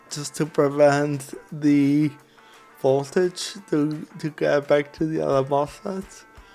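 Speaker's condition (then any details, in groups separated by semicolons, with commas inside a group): Cerebral palsy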